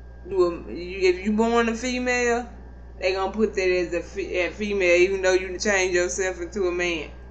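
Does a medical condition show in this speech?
Yes: cerebral palsy; not paralyzed, can stand.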